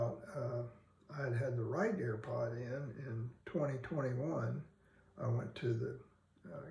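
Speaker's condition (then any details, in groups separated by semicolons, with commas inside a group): Parkinson's disease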